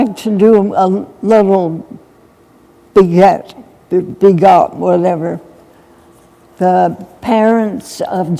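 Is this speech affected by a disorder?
Yes: essential tremor; more than half of life.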